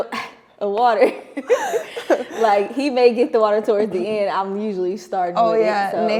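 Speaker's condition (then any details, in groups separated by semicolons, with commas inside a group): No condition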